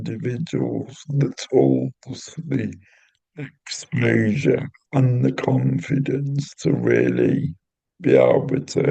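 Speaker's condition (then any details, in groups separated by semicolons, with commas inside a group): Cerebral palsy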